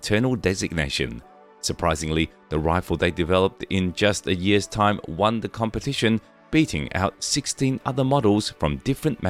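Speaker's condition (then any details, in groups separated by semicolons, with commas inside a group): No condition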